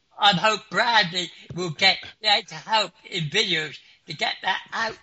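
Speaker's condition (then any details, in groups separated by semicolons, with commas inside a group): Clinically deaf; clinically deaf since school age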